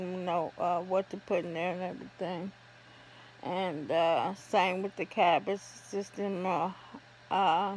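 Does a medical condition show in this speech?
Yes: ALS; affects hands.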